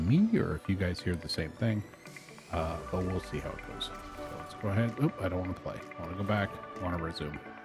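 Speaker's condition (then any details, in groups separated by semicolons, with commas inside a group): No condition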